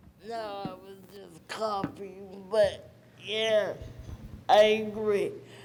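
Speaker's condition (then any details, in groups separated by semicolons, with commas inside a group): Cerebral palsy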